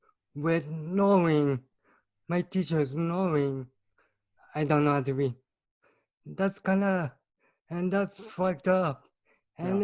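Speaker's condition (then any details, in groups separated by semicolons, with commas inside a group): Cerebral palsy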